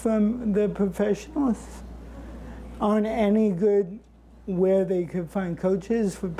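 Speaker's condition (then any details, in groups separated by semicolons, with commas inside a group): Cerebral palsy; since birth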